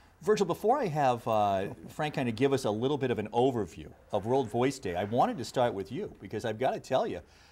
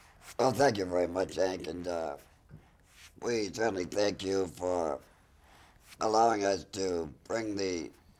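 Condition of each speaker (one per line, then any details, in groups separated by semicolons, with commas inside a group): No condition
Voice loss with speaking valve, voice prosthesis; laryngeal cancer, laryngectomy, implanted speaking valve; two years radiation and surgery, speaks with speaking valve; began hoarse, no voice after surgery, learned valve, intelligible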